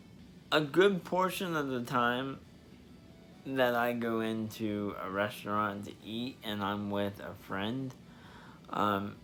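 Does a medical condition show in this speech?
Yes: spastic diplegia cerebral palsy.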